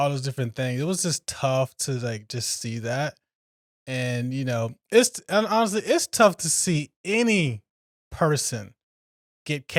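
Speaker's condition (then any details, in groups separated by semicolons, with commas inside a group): No condition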